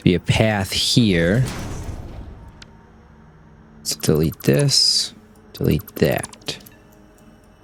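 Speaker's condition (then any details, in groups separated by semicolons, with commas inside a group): No condition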